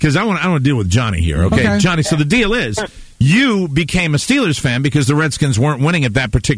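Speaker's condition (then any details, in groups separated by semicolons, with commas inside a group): No condition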